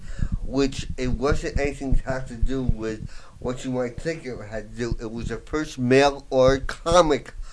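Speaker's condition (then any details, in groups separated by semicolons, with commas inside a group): Voice box damage, traumatic brain injury; voice box partially damaged by fireman's trach tube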